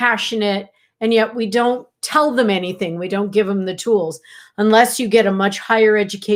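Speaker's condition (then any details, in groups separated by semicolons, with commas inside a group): No condition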